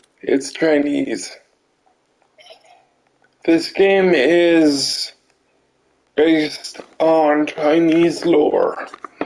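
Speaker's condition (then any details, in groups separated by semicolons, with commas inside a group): Cerebral palsy; limbs affected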